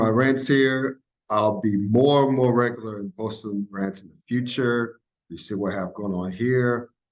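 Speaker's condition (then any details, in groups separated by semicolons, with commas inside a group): No condition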